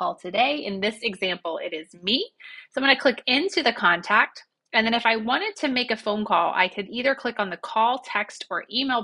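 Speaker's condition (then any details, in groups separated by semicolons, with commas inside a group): No condition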